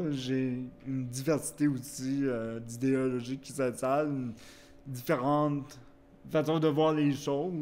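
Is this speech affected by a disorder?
Yes: cerebral palsy; wheelchair use.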